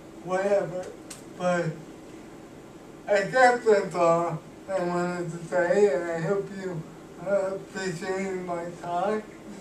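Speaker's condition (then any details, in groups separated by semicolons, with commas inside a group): Cerebral palsy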